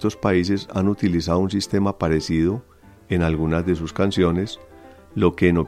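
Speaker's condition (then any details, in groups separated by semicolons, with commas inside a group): No condition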